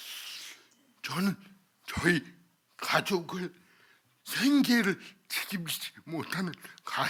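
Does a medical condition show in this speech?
Yes: cerebral palsy.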